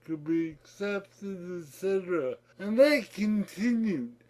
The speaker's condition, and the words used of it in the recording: Cerebral palsy. I'm picking up the glass. I've got an academy performance going here. You imitate my voice. My whole show goes out the window.